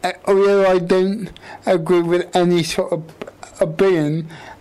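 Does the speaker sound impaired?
Yes: quadriplegic cerebral palsy; all four limbs affected, right side worse than left, wheelchair bound, 24-hour care; obvious speech impediment, quite a bit of effort to speak and shape words, considers self understandable.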